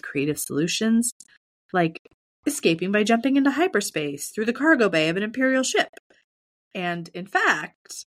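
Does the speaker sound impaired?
No.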